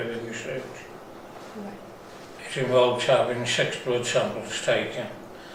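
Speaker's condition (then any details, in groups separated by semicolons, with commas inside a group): Parkinson's; diagnosed about 5 years ago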